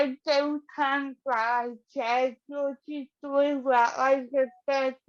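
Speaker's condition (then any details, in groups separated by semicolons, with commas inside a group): Cerebral palsy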